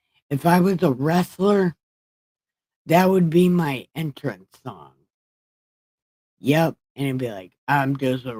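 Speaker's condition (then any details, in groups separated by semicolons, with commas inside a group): Brain injury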